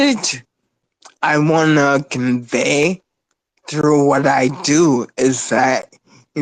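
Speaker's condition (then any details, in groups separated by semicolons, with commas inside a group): Spinocerebellar ataxia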